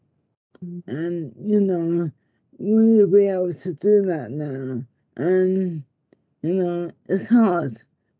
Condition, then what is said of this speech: ALS (motor neuron disease). She sounds like that, you know, and you can see it all over their face.